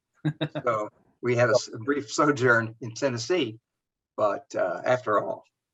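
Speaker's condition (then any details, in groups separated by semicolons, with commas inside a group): No condition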